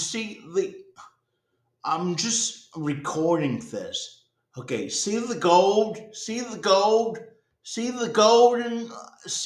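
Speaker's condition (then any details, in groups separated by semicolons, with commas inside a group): Cerebral palsy; present from birth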